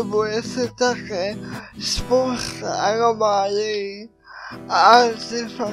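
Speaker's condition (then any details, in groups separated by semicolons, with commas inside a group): Cerebral palsy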